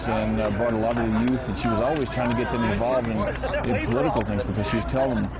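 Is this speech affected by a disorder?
No.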